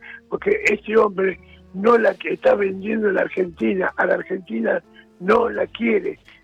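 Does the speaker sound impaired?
Yes: throat cancer, vocal cords removed; vocal cords surgically cut about a year and a half ago; about to turn 80, recovering after throat cancer surgery.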